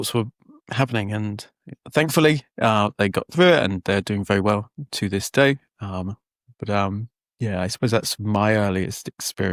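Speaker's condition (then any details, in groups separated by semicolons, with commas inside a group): No condition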